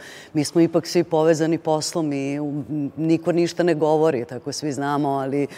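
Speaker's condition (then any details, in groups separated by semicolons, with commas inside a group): No condition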